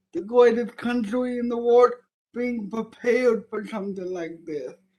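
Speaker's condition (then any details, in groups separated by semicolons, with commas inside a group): Cerebral palsy; from birth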